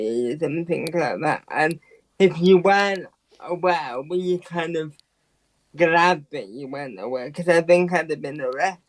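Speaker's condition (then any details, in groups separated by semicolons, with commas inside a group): Quadriplegic cerebral palsy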